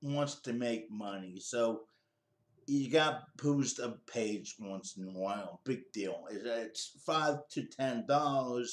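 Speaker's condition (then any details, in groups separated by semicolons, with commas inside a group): Cerebral palsy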